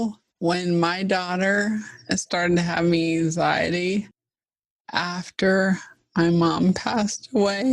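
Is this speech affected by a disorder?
Yes: ALS (Lou Gehrig's disease).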